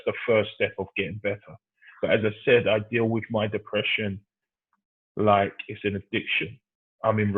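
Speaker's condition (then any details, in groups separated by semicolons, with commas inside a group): No condition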